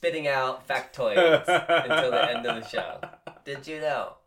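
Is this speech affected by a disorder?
No.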